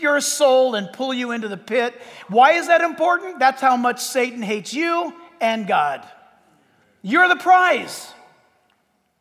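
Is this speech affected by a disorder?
No.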